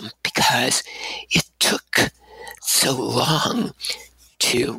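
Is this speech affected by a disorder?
Yes: abductor spasmodic dysphonia; onset Fresno State after voice loss shouting over music, student clinician therapy, two damaging surgeries; cords open involuntarily, much breathiness, staccato syllables, lengthened syllables give shaky tremor, focused speaking.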